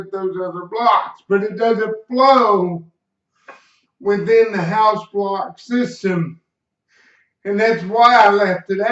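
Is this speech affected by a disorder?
Yes: cerebral palsy; slight speech impediment.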